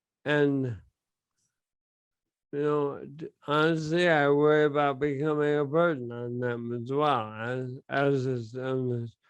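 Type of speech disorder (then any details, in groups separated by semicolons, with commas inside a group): Bulbar dysarthria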